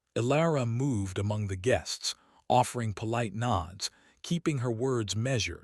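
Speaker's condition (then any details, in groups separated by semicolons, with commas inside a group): No condition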